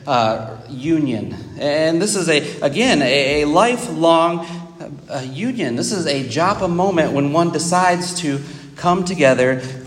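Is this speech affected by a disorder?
No.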